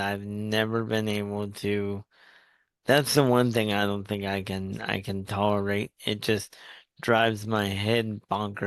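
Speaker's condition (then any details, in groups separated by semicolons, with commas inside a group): Cerebral palsy; uses wheelchair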